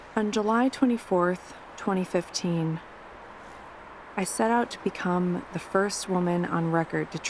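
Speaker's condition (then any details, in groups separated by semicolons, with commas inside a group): No condition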